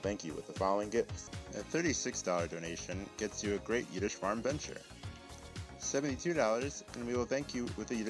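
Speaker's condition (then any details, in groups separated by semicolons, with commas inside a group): No condition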